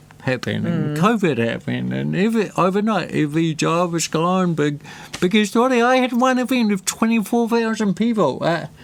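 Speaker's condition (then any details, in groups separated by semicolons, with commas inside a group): Cerebral palsy; from birth, affects coordination; speech unclear, expected never to talk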